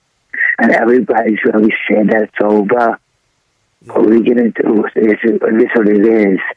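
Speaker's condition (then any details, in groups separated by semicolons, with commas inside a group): Throat cancer; long recovery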